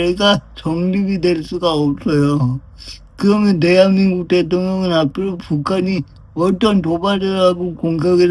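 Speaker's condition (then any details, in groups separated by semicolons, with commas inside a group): Brain lesion disability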